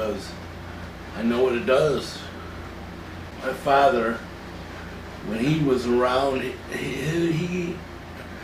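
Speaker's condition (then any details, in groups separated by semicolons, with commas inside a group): Cerebral palsy; from birth, muscle spasms and spasticity; cannabis for spasticity, sometimes uses wheelchair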